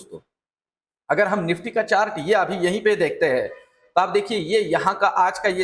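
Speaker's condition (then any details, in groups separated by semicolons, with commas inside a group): No condition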